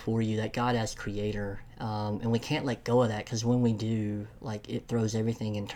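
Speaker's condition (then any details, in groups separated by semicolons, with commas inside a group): Cleft lip and palate; congenital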